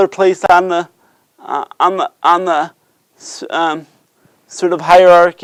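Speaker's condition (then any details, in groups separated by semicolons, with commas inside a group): Cerebral palsy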